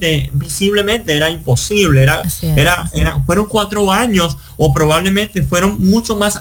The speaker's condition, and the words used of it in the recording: Cleft palate. Y hoy, el que no puede hablar, habla bastante.